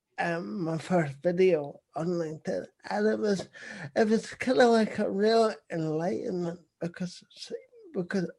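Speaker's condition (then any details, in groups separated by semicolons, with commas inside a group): Cerebral palsy; visible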